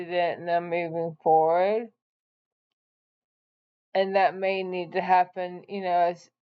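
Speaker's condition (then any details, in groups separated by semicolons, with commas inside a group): ALS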